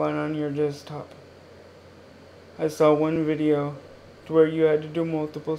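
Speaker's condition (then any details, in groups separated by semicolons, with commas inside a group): Cerebral palsy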